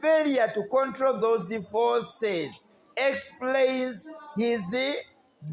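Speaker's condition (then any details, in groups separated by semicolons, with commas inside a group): No condition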